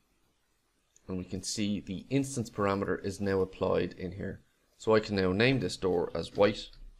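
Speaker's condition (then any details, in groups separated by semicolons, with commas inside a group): No condition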